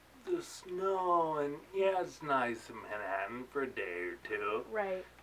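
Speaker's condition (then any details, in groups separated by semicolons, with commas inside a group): Ataxia; late onset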